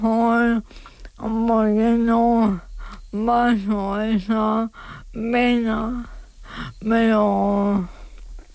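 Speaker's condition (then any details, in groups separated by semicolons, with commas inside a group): ALS; diagnosed at about age 35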